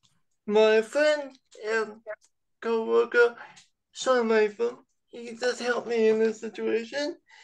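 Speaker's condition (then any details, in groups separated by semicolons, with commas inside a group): Cerebral palsy; needs transfer help, bed-bound without supports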